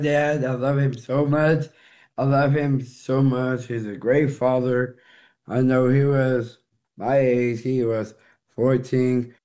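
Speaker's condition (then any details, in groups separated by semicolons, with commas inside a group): Down syndrome; congenital, 14-year-old boy, may pick things up more slowly per father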